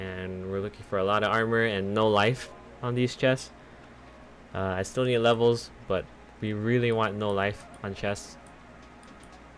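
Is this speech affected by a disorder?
No.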